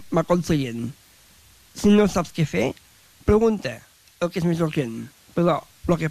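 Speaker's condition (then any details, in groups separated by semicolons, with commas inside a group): Down syndrome; needs extra time to understand and process explanations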